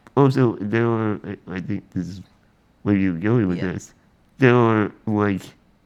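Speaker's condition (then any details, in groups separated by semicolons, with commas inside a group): Spinal muscular atrophy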